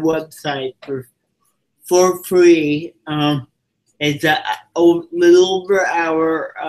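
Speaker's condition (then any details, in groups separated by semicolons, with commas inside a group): Cerebral palsy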